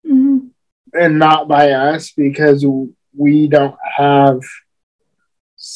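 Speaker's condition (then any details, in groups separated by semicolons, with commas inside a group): Cerebral palsy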